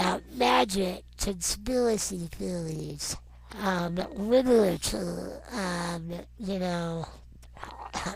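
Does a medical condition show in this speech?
Yes: non-progressive muscular dystrophy.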